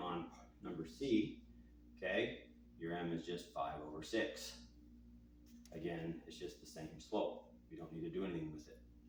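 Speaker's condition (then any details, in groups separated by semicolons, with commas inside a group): No condition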